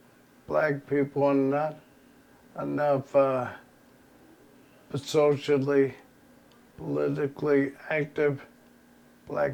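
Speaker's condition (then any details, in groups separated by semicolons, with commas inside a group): ALS; progressive terminal illness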